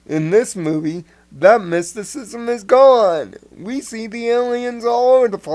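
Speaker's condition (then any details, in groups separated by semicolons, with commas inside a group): Cerebral palsy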